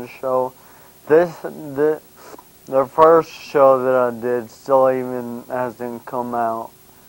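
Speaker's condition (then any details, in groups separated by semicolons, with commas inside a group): Brain injury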